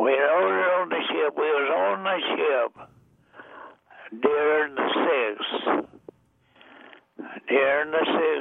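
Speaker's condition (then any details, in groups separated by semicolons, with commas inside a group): Deafness; also blind, age 99; blind and deaf at interview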